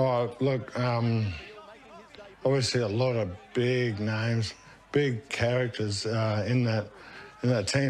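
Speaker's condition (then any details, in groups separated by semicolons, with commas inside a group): Motor neurone disease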